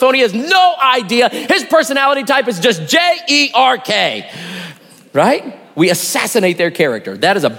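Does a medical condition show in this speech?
No.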